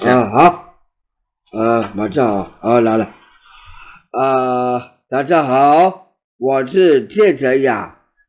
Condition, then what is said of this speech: Down syndrome. 所以唐氏症的小孩子基本来讲，他们的动作会缓慢啊，然后他的语言方面的这个口齿来讲，会比较会啊，比较不太清楚，啊，就会比较会那个。